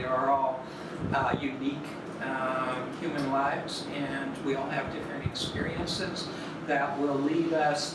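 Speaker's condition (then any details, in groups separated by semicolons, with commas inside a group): No condition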